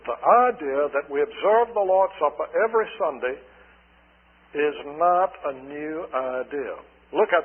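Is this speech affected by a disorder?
No.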